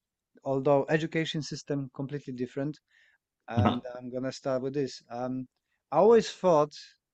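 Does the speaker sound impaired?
No.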